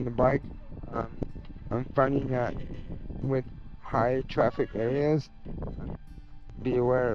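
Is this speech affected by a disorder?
Yes: cerebral palsy; tends to mess up words.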